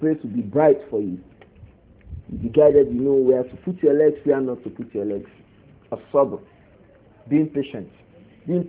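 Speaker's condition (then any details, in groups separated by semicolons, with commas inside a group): No condition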